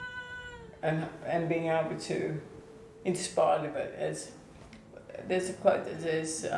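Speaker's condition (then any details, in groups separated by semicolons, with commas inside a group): ALS/MND; onset foot drop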